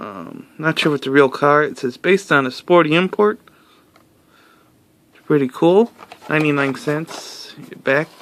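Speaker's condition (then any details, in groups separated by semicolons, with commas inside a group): No condition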